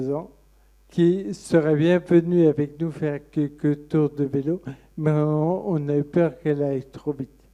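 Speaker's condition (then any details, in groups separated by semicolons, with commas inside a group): Friedreich's ataxia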